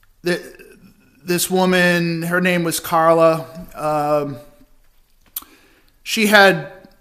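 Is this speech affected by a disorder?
No.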